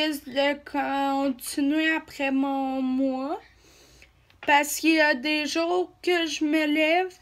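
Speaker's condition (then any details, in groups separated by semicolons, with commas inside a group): Ataxia; degenerative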